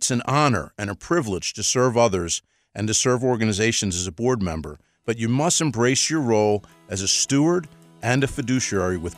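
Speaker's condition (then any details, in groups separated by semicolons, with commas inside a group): No condition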